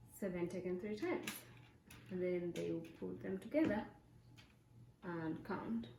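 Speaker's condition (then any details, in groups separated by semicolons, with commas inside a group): No condition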